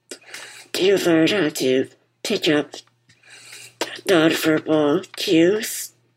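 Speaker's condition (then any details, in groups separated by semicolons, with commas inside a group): Muscular dystrophy; wheelchair user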